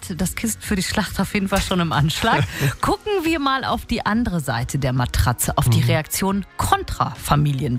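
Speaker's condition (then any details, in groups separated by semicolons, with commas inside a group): No condition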